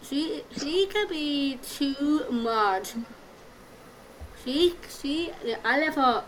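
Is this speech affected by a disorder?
Yes: Down syndrome; present since birth.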